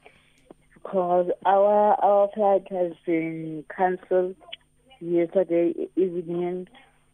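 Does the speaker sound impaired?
Yes: cerebral palsy; cerebral palsy from birth, previously unable to swim, now swims and competes in adaptive surfing.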